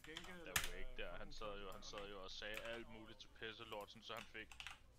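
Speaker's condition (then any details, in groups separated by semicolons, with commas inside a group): No condition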